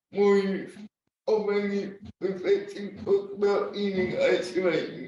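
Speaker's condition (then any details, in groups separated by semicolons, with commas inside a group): Cerebral palsy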